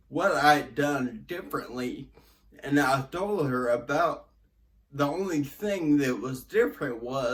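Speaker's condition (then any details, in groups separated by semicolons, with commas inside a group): Brain injury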